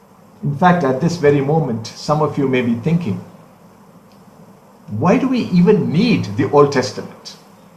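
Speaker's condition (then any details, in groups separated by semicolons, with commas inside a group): No condition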